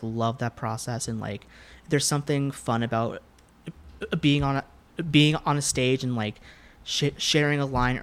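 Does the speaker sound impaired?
Yes: stuttering; developmental stutter since about age 5, persisted into adulthood, varied speech therapies and groups; still stutters as adult, speaks often for work; worse with anxiety and nerves, harder when speaking unplanned; here repeated sounds.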